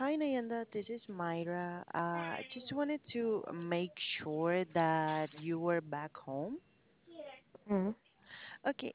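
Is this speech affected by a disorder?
No.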